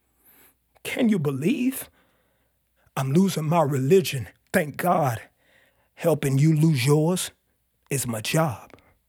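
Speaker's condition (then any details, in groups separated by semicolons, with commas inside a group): No condition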